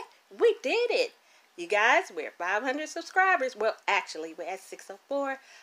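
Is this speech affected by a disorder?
No.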